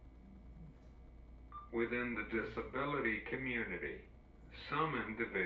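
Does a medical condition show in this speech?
Yes: cerebral palsy; uses wheelchair.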